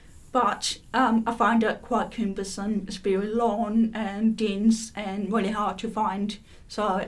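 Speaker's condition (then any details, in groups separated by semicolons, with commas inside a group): Profound deafness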